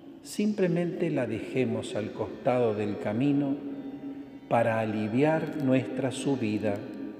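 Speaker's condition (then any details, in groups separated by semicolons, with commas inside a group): No condition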